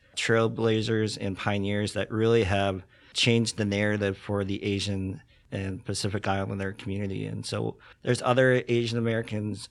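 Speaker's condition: Cleft lip and palate; congenital

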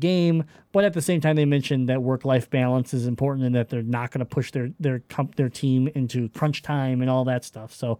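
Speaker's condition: Cleft palate; congenital cleft palate

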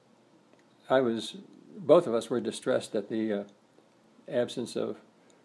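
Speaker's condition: Parkinson's disease; earlier breathing trouble during sleep, reduced gait, stooped posture, stiff right arm, lost force and speed

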